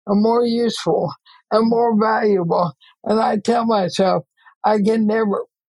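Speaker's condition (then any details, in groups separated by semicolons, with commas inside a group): ALS; breathing affected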